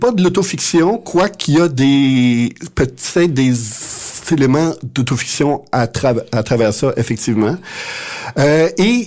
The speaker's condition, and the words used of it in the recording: Stuttering. Il y a effectivement un mur à traverser à chaque fois.